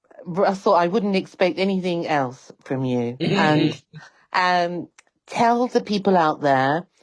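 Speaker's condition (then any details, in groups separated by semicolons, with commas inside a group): No condition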